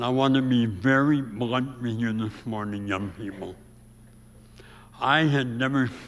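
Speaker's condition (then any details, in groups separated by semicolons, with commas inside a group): Severe speech impediment; white woman taught tongue movement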